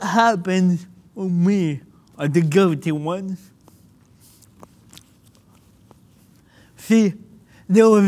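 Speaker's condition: Cerebral palsy; spasms

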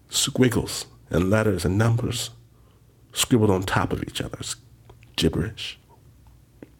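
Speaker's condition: No condition

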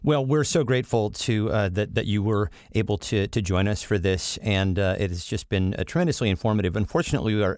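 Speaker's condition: No condition

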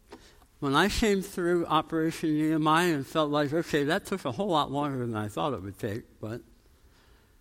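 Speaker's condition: Tongue cancer, jaw reconstruction, osteonecrosis of jaw after radiation; permanent teeth not yet affixed

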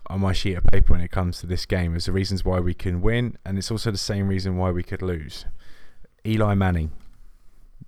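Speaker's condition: No condition

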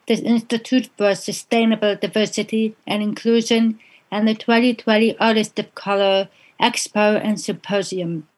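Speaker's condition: Deafness; hearing loss, invisible disability; others remark speaks well for a deaf person, deafness not apparent from speech

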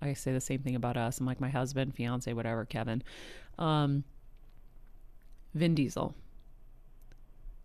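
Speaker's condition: No condition

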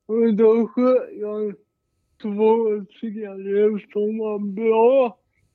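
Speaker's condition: Cerebral palsy, mild

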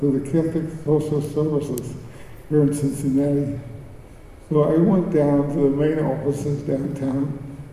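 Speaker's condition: Cerebral palsy; speech

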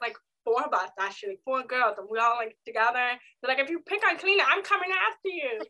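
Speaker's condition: Deafness; diagnosed at age 4, had IEP in middle and high school; age 24

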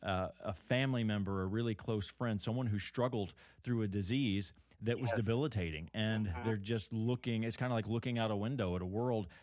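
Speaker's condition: No condition

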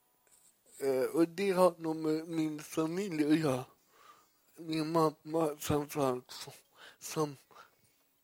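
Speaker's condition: Cerebral palsy; much improved through practice

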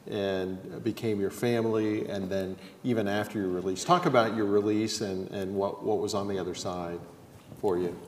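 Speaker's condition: No condition

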